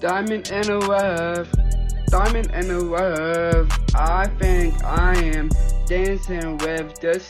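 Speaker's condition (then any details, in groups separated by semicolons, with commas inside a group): Down syndrome; age 20; a little hard to understand at first, voice sounds different from other artists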